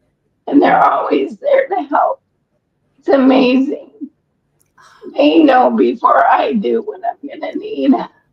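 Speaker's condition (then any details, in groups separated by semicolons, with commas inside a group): ALS; breathless after exertion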